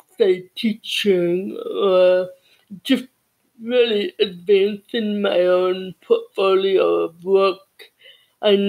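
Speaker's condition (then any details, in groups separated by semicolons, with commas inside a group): Cerebral palsy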